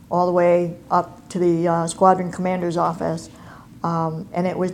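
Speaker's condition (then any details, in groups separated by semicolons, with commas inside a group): Cleft palate and cleft lip; over 30 years ago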